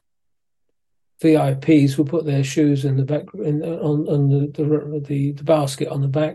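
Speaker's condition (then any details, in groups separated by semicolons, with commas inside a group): Parkinson's disease; physiotherapy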